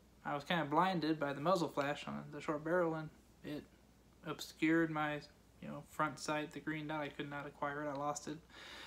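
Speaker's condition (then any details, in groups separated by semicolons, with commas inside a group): No condition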